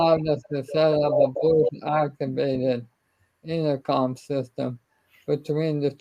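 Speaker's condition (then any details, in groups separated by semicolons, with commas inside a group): ALS; limb onset sporadic form; power chair, no arm or hand use; speech and swallowing trouble, weaker voice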